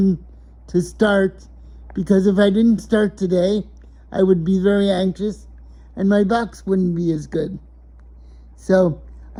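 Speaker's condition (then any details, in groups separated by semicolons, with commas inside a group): Cerebral palsy; voice excited at first, then calms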